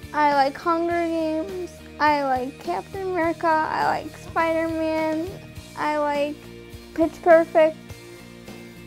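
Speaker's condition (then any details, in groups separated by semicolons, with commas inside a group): Cerebral palsy; diagnosed in childhood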